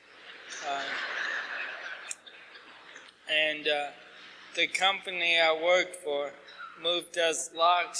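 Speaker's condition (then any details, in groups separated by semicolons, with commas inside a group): ALS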